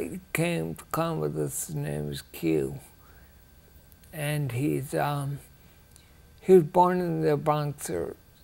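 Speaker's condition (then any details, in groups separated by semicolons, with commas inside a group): Ataxia; rare, progressive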